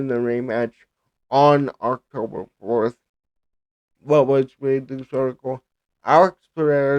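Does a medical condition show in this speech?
Yes: cerebral palsy.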